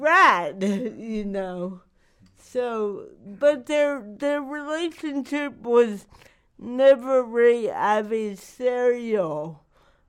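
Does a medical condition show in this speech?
Yes: cerebral palsy; not degenerative.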